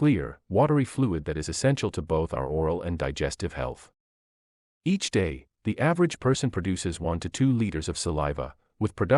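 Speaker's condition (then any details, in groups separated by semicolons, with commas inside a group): No condition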